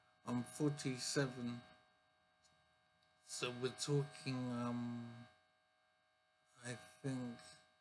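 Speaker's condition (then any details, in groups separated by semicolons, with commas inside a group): Brain injury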